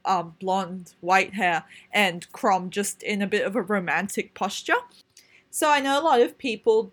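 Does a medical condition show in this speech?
No.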